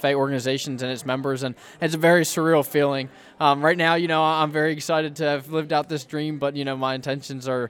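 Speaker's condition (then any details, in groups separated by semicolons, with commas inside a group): No condition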